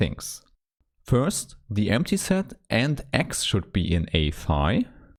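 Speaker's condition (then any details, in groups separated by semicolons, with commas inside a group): No condition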